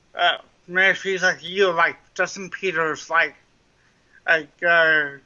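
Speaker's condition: Cerebral palsy; mild cerebral palsy, lifelong, trouble writing with hands, slow running, 21 minutes per mile; speech impediment, sounds like Wendy's drive-thru speaker box, may sound drunk

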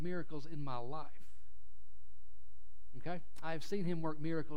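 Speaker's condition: No condition

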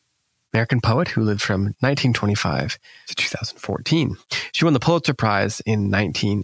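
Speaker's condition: No condition

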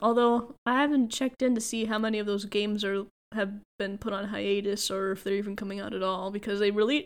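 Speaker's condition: No condition

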